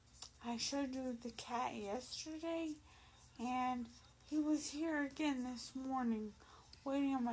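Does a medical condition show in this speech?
Yes: brain injury.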